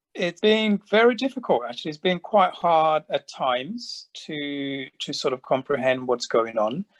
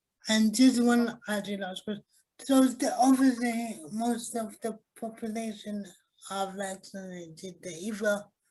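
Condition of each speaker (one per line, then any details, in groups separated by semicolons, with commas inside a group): No condition
Cerebral palsy; premature birth, ventilator at birth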